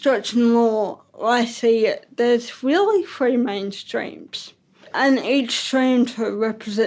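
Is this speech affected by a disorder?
Yes: ataxic cerebral palsy.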